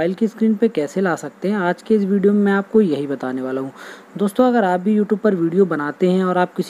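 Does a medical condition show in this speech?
No.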